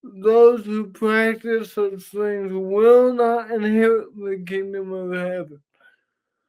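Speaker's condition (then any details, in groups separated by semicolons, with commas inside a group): Cerebral palsy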